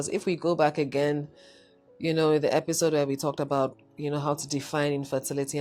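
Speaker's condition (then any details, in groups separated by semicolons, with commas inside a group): No condition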